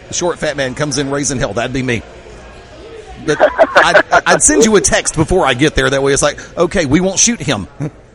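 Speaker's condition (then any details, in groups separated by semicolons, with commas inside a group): No condition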